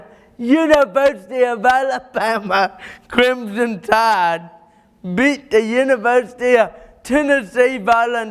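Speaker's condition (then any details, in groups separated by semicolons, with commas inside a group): Cerebral palsy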